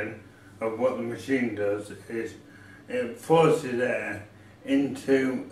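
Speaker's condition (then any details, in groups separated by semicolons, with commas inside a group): MND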